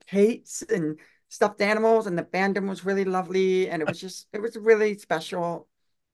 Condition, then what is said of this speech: Deafness. I cannot say her last name. I'm deaf. Give me a break, please.